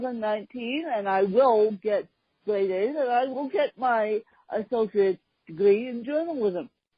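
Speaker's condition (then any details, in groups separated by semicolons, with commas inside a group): Cerebral palsy, mixed, moderate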